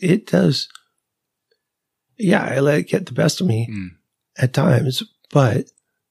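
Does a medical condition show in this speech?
Yes: ALS; weakness and fasciculations at onset.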